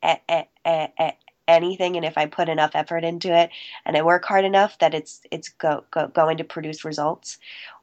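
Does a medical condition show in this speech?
Yes: stuttering; covert since childhood, immediate onset soon after starting to talk, school therapy from kindergarten, private therapist; recovering covert, still stutters, American Institute for Stuttering 3-week intensive program, fluency shaping techniques; formerly word switching and avoiding, held back stutters, pushed words out, appeared out of breath; here repeated sounds, blocks.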